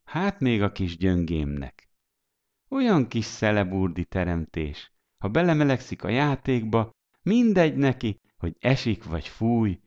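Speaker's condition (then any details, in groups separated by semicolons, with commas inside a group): No condition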